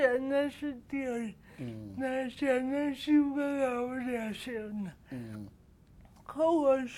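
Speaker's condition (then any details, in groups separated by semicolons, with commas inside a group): Cerebral palsy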